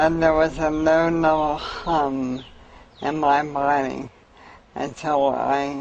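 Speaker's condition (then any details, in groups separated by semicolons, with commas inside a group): Amyotrophic lateral sclerosis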